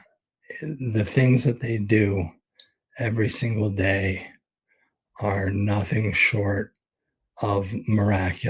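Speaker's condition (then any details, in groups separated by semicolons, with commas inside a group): ALS; expects to lose voice very soon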